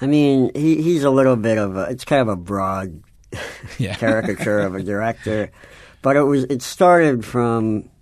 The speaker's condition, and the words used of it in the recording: Cleft palate. I mean, I have a cleft palate, and maybe this is obvious if you could hear it in my voice